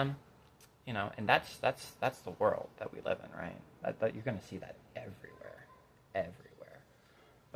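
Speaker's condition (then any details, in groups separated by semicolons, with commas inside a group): No condition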